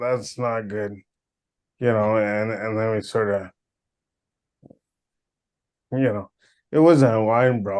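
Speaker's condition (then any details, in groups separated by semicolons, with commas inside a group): Cerebral palsy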